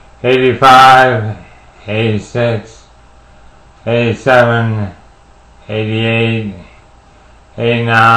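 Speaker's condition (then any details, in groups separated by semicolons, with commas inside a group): Parkinson's disease; with auditory masking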